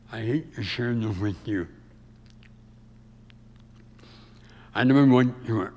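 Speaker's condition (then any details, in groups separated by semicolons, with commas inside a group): Severe speech impediment; about age 84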